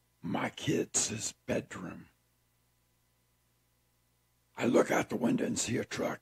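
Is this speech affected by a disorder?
Yes: throat cancer; tracheostomy tube.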